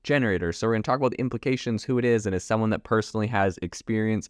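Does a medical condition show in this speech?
No.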